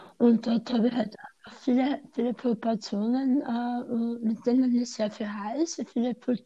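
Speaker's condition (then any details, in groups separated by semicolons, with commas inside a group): Tongue cancer surgery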